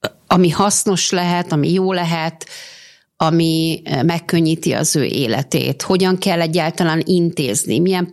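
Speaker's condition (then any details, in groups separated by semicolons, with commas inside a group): No condition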